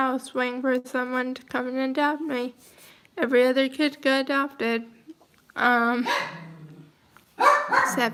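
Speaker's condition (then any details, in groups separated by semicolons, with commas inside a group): Cerebral palsy, mild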